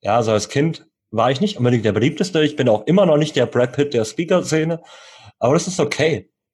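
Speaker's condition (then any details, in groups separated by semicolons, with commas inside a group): Cleft lip and palate, cleft lip, jaw and palate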